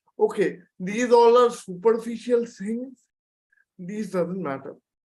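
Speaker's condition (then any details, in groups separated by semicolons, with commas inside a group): Cerebral palsy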